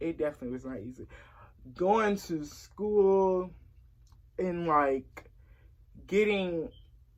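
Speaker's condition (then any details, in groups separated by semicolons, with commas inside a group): Cerebral palsy; since early childhood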